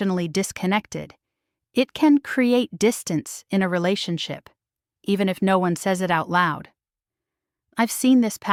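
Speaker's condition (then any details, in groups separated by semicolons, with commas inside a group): No condition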